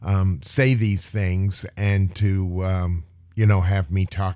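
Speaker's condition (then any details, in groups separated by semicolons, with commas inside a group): No condition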